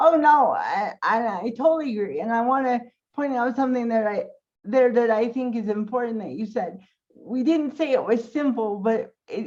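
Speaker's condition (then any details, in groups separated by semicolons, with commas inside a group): Cerebral palsy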